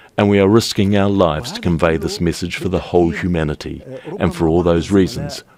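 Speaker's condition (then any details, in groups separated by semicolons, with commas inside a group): No condition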